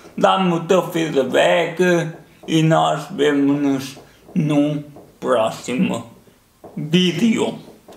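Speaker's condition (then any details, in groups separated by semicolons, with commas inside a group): Cerebral palsy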